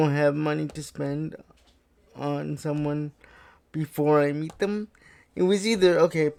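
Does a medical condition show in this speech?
Yes: cerebral palsy.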